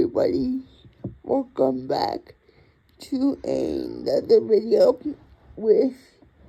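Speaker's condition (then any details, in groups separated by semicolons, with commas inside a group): Cerebral palsy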